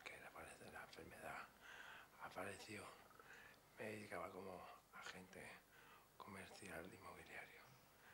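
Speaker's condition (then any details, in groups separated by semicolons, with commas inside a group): ALS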